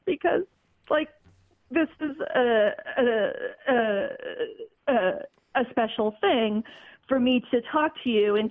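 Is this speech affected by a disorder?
Yes: stuttering; fluent for several sentences, stuttering heard on word stutter and elsewhere, likened to car with bad battery; here repeated sounds, blocks.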